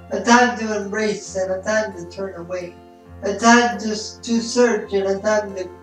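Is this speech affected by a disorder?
Yes: spastic cerebral palsy.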